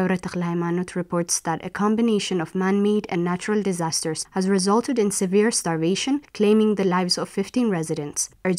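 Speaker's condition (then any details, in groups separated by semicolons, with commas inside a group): No condition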